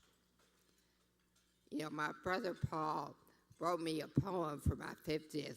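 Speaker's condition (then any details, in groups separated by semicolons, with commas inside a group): Brain injury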